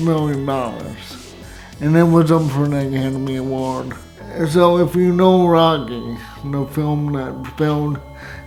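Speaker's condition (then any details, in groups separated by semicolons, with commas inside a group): Cerebral palsy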